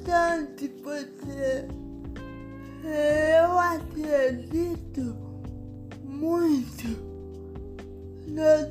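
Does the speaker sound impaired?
Yes: cerebral palsy; motor cerebral palsy sequelae, cause unclear; speech difficulty due to sequelae, lines also given in written podcast description for listeners.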